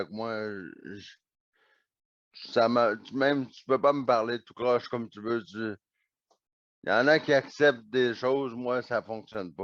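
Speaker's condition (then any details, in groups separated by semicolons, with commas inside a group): Neonatal cerebral palsy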